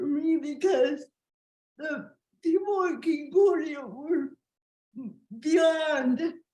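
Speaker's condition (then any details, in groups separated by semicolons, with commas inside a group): Cerebral palsy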